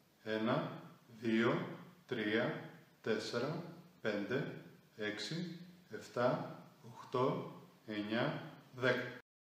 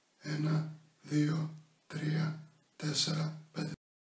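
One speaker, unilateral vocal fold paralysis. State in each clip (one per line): After 14 voice therapy sessions
Before voice therapy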